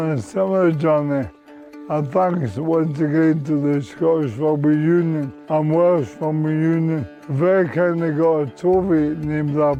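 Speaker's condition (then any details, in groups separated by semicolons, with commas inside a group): Motor neuron disease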